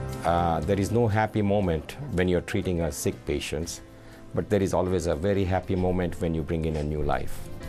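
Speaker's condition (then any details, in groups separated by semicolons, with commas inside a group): No condition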